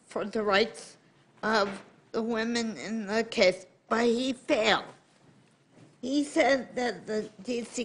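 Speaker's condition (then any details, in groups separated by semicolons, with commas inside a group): Cerebral palsy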